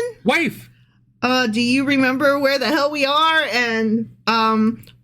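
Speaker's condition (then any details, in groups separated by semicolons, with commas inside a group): No condition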